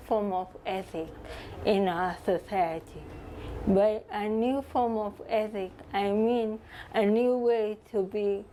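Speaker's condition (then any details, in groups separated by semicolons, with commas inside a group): Cerebral palsy; from birth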